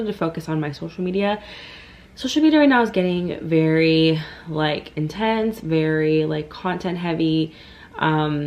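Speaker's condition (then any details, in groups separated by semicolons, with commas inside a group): No condition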